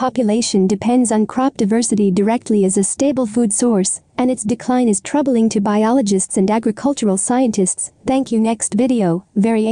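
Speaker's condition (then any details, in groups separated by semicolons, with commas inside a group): No condition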